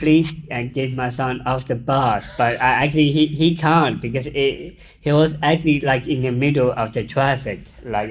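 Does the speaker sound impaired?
Yes: Down syndrome; intellectual disability.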